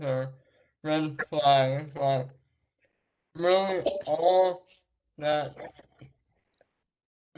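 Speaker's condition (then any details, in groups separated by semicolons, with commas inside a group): Traumatic brain injury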